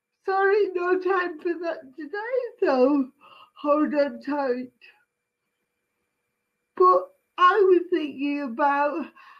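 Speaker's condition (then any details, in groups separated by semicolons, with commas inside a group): Cerebral palsy; speech impediment, speaks slowly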